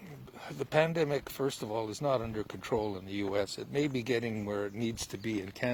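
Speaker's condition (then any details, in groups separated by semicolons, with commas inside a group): No condition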